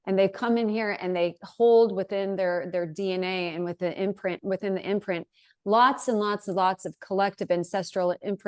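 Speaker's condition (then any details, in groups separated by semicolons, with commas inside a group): No condition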